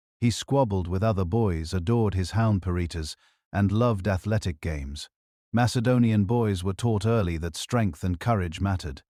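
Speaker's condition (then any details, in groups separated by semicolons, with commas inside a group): No condition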